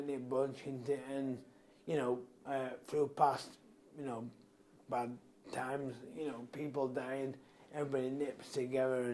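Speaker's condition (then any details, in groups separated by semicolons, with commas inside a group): Motor neurone disease; slurred speech, worsening every week or two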